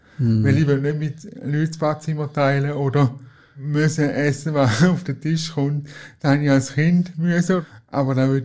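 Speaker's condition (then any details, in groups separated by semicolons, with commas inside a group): Cerebral palsy; cerebral palsy from birth, physical not cognitive, wheelchair user, moved on knees as child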